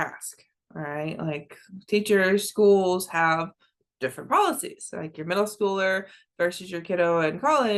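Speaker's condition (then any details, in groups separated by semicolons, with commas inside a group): No condition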